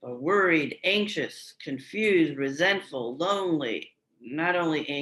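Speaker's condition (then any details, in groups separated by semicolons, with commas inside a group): No condition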